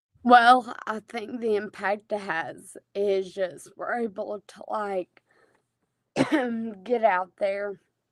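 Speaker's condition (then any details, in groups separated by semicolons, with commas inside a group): Friedreich's ataxia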